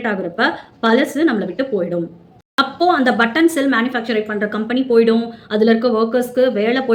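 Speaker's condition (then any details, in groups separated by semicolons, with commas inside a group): No condition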